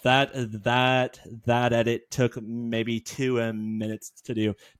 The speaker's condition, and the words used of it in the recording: Stuttering. With me, so if I didn't have these massive pauses where it's like, what is he gonna say? What's he gonna do?